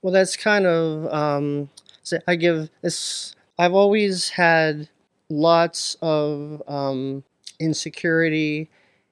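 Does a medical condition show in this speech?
Yes: stuttering; long-standing stutter, present through school years; here prolonged sounds.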